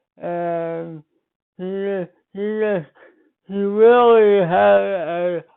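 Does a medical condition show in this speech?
Yes: speech impairment after birth surgery.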